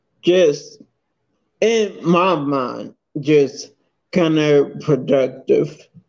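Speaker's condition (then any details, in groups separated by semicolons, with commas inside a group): Multiple sclerosis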